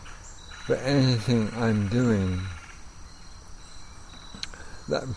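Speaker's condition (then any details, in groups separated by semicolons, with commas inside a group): Amyotrophic lateral sclerosis; voice already affected, formerly soft-spoken with quiet voice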